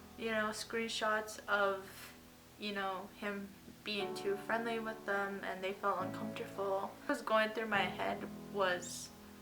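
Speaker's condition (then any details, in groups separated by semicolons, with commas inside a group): No condition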